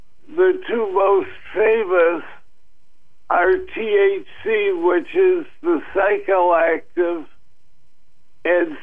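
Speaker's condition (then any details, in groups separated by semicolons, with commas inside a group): Parkinson's disease, mild; reduced neurotransmitters, possibly genetic and akron ohio tire factory water pollution; muscle stiffness, relieved by cannabis; slight difficulty in speaking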